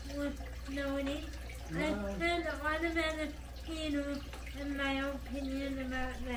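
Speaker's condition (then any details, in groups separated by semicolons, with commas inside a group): Cerebral palsy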